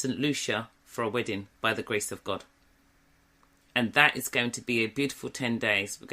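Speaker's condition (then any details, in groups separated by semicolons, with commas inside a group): No condition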